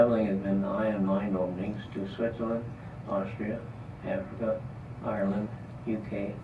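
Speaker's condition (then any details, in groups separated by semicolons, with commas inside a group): Parkinson's disease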